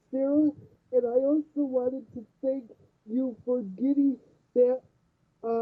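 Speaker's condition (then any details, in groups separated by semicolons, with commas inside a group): Cerebral palsy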